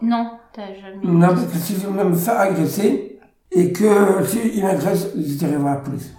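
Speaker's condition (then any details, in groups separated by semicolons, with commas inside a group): Down syndrome; present from birth, three copies of chromosome 21, slower than others at work and in daily life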